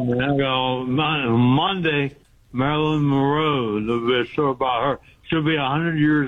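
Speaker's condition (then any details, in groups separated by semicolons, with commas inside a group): Speech impediment; cause unclear, reportedly not from past stabbing or ashtray blow to head; trouble getting words out, cognition intact, rapid-fire delivery, hard to follow, quiet, asked closer to microphone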